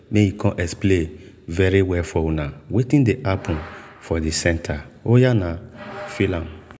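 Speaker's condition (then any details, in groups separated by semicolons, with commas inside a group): No condition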